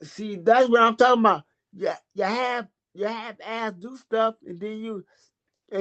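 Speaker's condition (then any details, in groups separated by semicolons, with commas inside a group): Cerebral palsy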